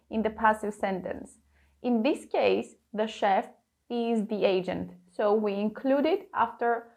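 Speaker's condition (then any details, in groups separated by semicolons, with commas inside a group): No condition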